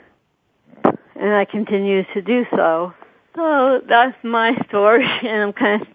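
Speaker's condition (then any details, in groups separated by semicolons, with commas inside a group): Cerebral palsy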